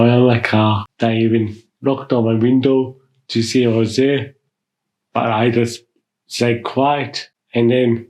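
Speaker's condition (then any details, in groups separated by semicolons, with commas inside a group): Mild cerebral palsy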